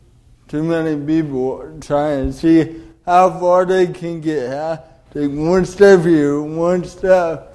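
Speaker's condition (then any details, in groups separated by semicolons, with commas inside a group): Cerebral palsy; diagnosed at 18 months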